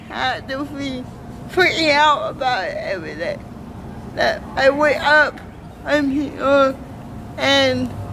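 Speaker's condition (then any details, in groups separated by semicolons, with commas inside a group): Cerebral palsy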